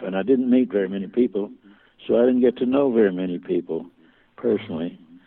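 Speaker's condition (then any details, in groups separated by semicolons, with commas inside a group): Parkinson's; symptoms began about 20 years ago, slowly progressive, out of business about 20 years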